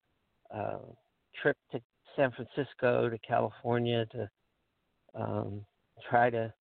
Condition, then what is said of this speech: None; typical speech.